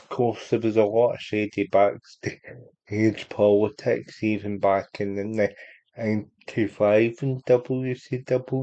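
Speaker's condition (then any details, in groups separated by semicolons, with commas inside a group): Cerebral palsy; unable to walk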